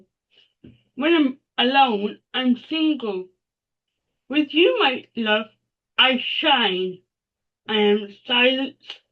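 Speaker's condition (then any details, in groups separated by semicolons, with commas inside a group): Cerebral palsy; mild form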